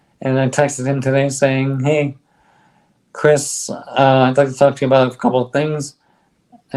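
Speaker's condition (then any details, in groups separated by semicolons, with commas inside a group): ALS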